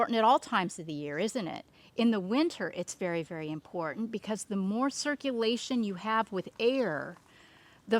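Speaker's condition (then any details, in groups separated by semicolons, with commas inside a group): No condition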